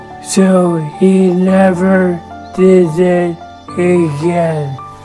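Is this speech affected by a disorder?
Yes: ALS; speech onset; losing clear speech.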